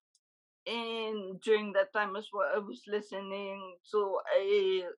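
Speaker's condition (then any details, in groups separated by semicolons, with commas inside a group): Huntington's disease; confirmed by genetic test; diagnosis took over two years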